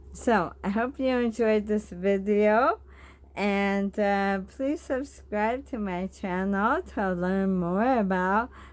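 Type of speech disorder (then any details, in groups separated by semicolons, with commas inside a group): Bulbar dysarthria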